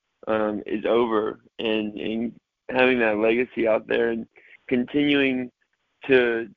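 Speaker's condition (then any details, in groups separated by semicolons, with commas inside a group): Cerebral palsy, mild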